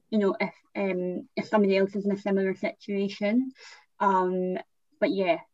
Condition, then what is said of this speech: Cleft palate. And then I always just end up getting really panicked and like really flustered, and end up either just saying nothing or stuttering.